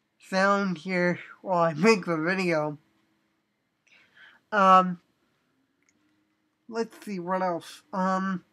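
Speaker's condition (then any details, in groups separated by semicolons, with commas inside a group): Cerebral palsy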